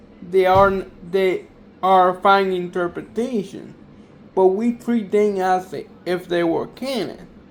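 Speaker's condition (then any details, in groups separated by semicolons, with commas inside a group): Cerebral palsy; difficulty maintaining balance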